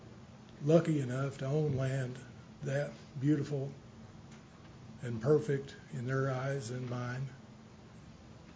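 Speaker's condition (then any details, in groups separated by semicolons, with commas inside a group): Parkinson's; not speaking too fast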